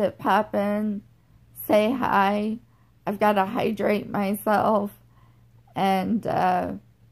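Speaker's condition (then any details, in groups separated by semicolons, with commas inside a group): Generalized dystonia; generalized form, sustained muscle contractions; recovering from pneumonia, recently hospitalized; lost swallow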